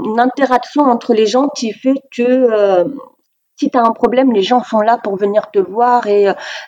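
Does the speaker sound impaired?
Yes: deafness; deaf since childhood, diagnosed age four, hearing aids since four, from extreme prematurity, neonatal resuscitation; severe-to-profound, worsened from moderate-severe, progressive, not hereditary, hearing dog Lucky for four years; oralist, uses some sign language.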